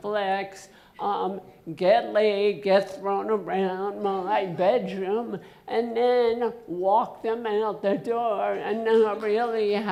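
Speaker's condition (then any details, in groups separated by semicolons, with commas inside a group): Essential tremor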